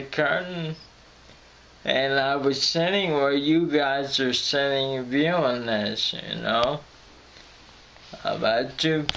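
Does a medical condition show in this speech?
Yes: Friedreich's ataxia.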